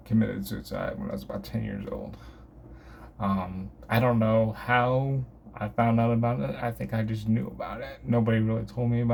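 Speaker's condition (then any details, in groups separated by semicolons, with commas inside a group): Cerebral palsy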